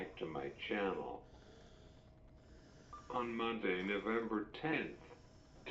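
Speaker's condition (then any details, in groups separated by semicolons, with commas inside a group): Cerebral palsy; uses wheelchair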